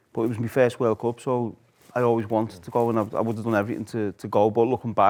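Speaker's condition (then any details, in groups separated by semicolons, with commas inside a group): No condition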